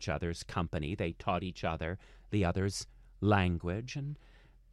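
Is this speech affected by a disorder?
No.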